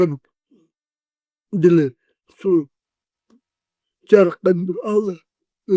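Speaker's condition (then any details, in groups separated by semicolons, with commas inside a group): Cerebral palsy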